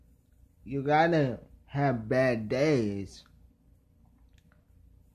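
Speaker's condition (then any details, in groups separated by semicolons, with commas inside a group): Traumatic brain injury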